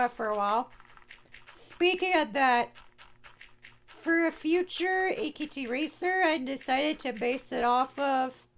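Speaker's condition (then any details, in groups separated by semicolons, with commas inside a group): No condition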